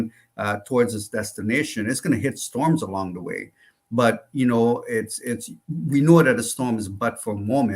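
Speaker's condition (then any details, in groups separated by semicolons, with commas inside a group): No condition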